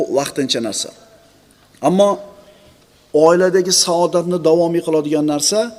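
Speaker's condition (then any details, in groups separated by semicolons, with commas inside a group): No condition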